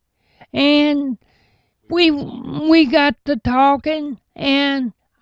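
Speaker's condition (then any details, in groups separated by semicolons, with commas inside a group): Cerebral palsy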